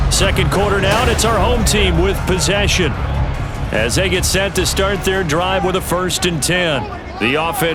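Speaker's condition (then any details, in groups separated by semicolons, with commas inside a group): No condition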